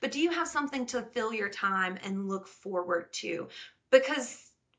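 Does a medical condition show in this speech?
No.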